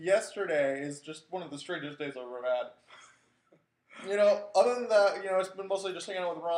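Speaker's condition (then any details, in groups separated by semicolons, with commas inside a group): No condition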